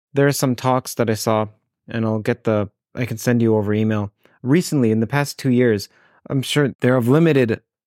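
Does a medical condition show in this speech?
No.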